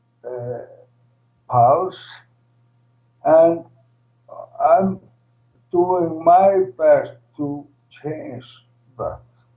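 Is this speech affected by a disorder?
Yes: ALS, primary lateral sclerosis, PLS.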